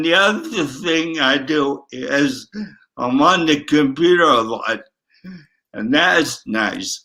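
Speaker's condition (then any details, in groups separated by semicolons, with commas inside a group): Traumatic brain injury, ataxic; tongue affected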